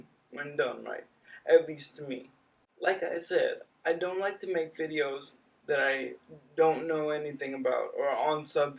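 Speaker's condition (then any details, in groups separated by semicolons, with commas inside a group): Cerebral palsy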